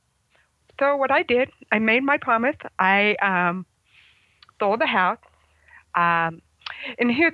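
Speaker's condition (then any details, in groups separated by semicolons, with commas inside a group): Congenital hearing loss; about 75% hearing loss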